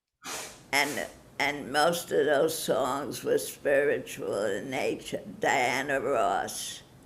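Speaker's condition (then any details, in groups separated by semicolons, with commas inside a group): Parkinson's disease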